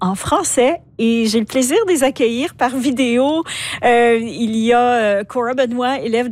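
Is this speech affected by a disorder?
No.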